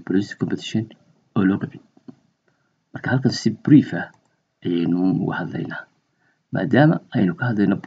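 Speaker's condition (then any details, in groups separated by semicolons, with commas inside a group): No condition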